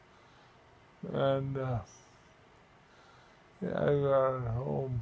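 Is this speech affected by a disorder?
Yes: multiple sclerosis.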